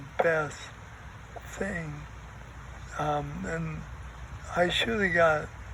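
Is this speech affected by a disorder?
Yes: ALS.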